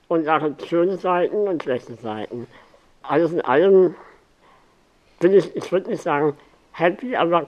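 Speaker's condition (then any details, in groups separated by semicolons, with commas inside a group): Spinal muscular atrophy; neuromuscular disease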